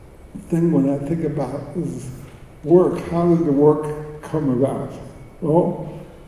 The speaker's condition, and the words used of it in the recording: Cerebral palsy. And here is it's an injury at birth that affects your motor skills, like your speech, your walking, you're choking.